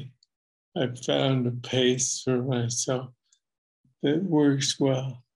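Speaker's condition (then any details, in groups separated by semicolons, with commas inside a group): Parkinson's disease; voice is a weak point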